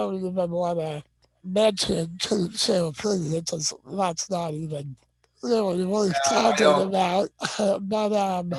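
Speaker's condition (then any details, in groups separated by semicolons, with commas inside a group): Non-progressive muscular dystrophy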